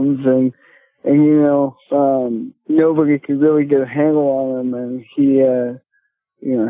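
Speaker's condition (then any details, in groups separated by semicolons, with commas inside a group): Cerebral palsy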